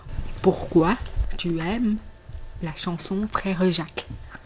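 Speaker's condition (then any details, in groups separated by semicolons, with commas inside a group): Deafness with cochlear implant, acquired progressive hearing loss; profound deafness, not from birth, hearing aid before, gradual then complete hearing loss; mother pushed oral speech, parents refused sign language, ordinary school, implant enables complete sentences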